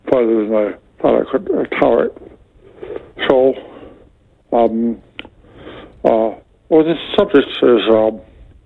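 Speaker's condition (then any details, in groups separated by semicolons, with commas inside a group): Speech impediment due to Abilify; speech impediment caused by Abilify; tries hard to make himself understood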